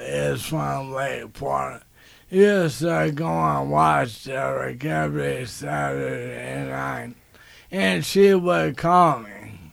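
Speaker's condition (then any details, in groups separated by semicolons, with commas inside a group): ALS; motor neuron disease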